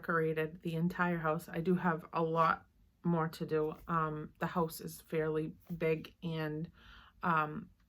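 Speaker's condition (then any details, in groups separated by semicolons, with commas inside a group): No condition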